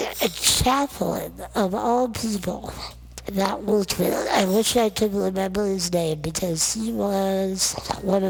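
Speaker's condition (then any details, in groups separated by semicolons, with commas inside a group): Non-progressive muscular dystrophy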